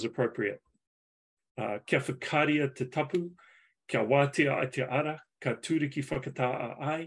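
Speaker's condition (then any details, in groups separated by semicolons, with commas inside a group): No condition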